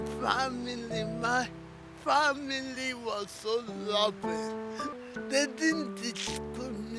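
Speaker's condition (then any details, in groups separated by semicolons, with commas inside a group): Cerebral palsy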